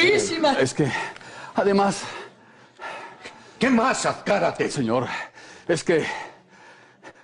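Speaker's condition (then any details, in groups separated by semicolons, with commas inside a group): No condition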